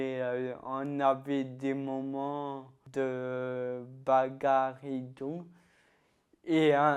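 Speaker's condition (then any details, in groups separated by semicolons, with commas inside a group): Ataxia-telangiectasia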